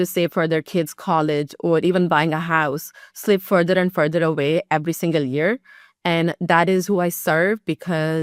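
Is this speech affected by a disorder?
No.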